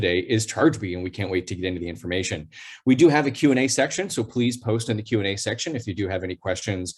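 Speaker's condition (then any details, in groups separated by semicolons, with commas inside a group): No condition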